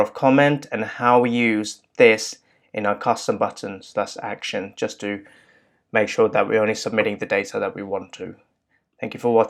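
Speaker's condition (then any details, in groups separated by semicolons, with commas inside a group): No condition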